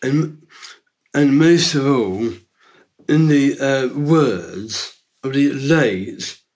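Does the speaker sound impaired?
Yes: Down syndrome; from birth.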